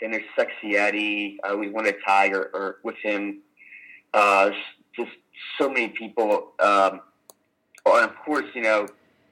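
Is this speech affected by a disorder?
No.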